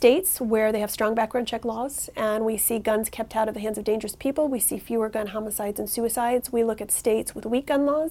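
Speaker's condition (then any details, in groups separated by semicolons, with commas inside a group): No condition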